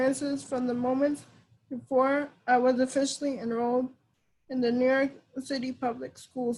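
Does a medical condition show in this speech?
Yes: cerebral palsy.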